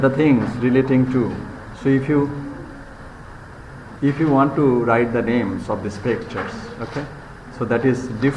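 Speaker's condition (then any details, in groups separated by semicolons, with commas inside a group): No condition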